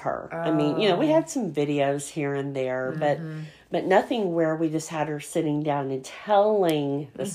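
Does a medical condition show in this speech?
Yes: cleft palate; congenital.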